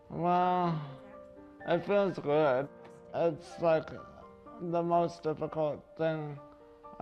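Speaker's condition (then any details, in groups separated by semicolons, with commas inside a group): Traumatic brain injury; bleeding both brain sides, caused by concussions; five years post-injury, physical therapy for walking; nine months to speak, struggled producing voice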